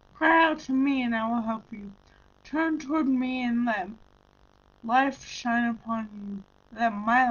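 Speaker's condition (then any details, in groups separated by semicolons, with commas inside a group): Brain injury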